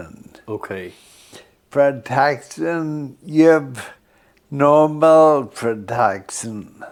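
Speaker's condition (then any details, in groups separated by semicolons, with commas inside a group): Friedreich's ataxia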